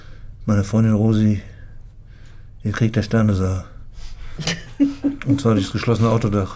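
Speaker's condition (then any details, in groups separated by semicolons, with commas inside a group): Parkinson's disease; impaired fine motor skills, unusual posture, 90 percent disability, gets attacks, daily tasks take longer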